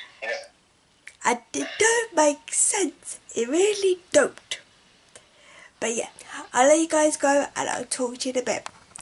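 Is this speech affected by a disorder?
Yes: cerebral palsy.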